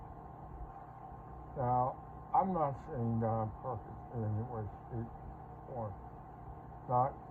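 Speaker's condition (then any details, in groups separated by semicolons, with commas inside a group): Parkinson's; speech impediment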